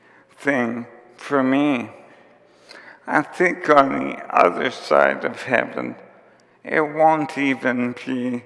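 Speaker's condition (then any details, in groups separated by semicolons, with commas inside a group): ALS; onset with tiredness and clumsiness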